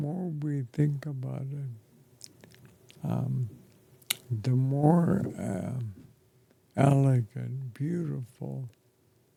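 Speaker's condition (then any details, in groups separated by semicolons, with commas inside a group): ALS; affects chest and throat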